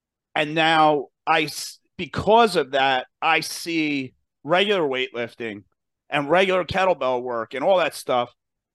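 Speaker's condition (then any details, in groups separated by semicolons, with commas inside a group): No condition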